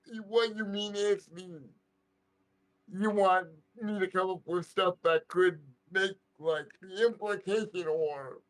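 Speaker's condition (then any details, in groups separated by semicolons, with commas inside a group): Cerebral palsy; right side weaker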